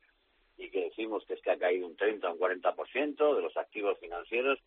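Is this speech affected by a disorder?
No.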